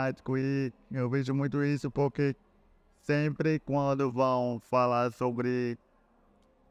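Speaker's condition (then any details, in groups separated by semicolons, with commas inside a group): Cerebral palsy; relearned talking after onset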